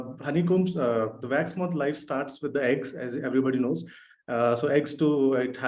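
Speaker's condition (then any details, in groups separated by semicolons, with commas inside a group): No condition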